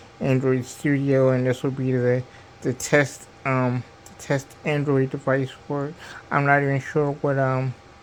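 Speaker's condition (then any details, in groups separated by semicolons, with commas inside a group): Cerebral palsy; diplegia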